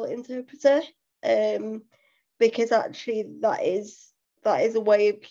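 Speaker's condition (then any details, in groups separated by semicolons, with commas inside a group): Cerebral palsy; full-time wheelchair user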